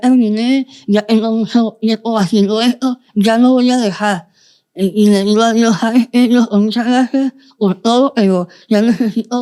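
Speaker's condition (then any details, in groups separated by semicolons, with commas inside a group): Moebius syndrome, congenital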